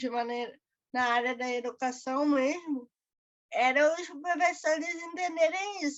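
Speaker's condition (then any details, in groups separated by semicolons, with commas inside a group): Cerebral palsy; birth brain injury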